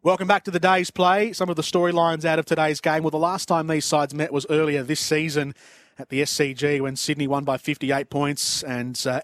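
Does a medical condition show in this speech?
No.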